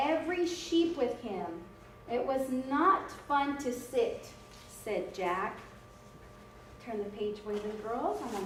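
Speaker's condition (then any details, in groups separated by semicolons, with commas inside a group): No condition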